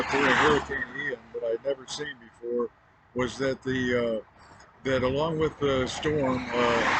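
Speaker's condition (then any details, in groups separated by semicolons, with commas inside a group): No condition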